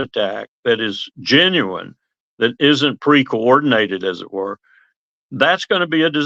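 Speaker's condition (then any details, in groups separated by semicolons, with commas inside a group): No condition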